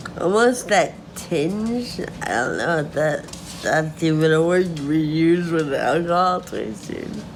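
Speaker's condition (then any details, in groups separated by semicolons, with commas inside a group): Friedreich ataxia, severe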